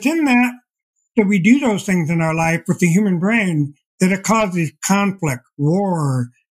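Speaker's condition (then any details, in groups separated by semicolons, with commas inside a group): Deafblindness; progressive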